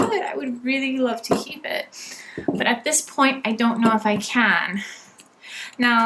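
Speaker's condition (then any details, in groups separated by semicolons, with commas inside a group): No condition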